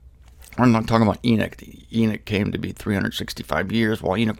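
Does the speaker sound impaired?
No.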